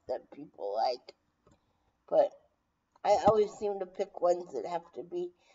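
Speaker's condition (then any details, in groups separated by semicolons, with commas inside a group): Brain injury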